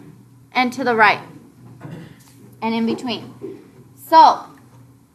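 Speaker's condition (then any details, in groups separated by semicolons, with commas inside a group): No condition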